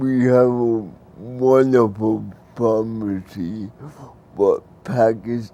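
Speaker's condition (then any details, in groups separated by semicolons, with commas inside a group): Cerebral palsy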